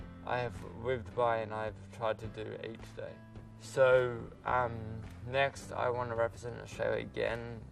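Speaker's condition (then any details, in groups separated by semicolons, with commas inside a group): Cerebral palsy; from birth, T34 wheelchair racing class; diagnosed at about 18 months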